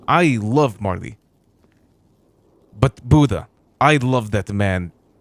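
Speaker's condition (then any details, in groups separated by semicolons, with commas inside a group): No condition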